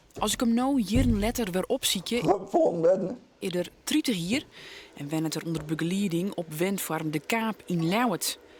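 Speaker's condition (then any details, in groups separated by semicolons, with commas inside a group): No condition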